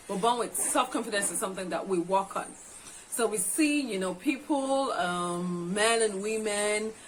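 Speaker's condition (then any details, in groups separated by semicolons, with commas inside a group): No condition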